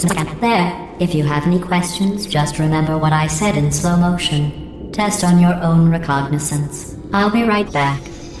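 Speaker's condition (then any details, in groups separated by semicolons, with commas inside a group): No condition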